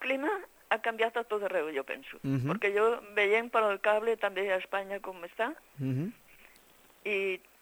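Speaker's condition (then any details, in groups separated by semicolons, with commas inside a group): No condition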